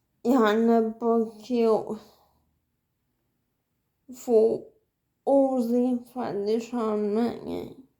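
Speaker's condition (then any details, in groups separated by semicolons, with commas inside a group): Cerebral palsy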